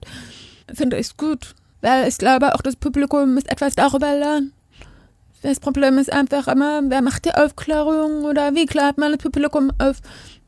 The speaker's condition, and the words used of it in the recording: Deafness. Meine Muttersprache war die gesprochene Sprache und ich habe später Gebärden gelernt.